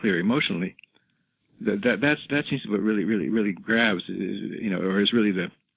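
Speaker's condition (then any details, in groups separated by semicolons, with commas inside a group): Parkinson's disease, rigidity-predominant, no tremor; confirmed by drug response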